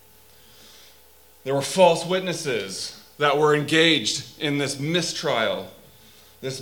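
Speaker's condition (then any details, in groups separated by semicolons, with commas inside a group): No condition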